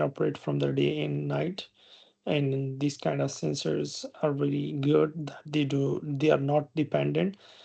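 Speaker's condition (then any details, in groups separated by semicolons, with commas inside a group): No condition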